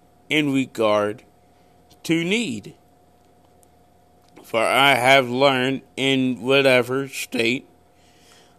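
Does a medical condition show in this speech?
Yes: cerebral palsy; congenital cerebral palsy.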